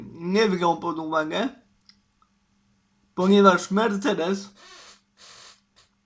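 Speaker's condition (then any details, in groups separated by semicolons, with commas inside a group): Cerebral palsy; uses wheelchair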